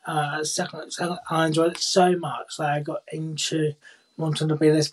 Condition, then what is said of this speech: Cerebral palsy. With having the deafness was that, as you can tell, I speak quite clearly and I speak quite well.